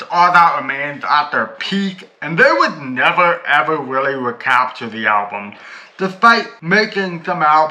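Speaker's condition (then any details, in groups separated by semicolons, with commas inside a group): Cerebral palsy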